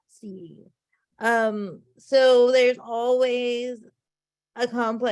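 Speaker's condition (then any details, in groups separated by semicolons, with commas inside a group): Cerebral palsy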